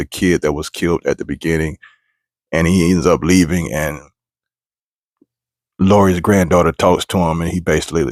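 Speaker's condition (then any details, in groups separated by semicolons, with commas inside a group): No condition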